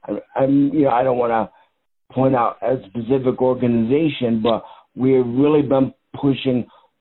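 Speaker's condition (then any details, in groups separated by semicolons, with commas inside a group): Cerebral palsy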